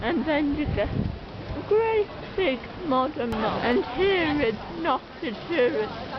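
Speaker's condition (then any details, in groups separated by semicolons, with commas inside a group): Cerebral palsy; oxygen starvation at birth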